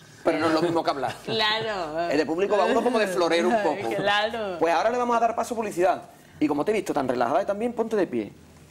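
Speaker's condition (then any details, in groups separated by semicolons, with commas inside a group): No condition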